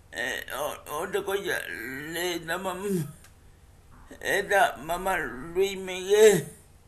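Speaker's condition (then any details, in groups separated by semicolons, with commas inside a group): Cerebral palsy; speech affected by cerebral palsy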